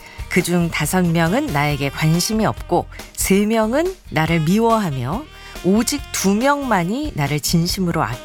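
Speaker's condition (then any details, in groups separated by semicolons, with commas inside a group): No condition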